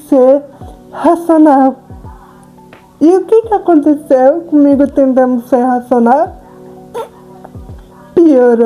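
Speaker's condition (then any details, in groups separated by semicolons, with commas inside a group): Cerebral palsy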